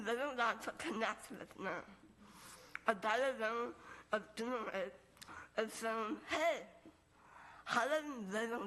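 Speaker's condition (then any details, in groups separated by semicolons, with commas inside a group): Moebius syndrome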